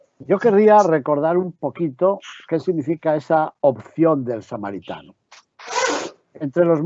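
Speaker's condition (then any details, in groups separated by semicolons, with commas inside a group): No condition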